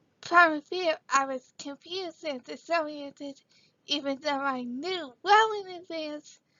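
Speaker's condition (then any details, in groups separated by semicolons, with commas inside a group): Cerebral palsy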